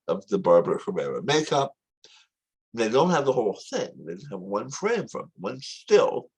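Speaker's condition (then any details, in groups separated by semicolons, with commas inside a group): Tongue cancer surgery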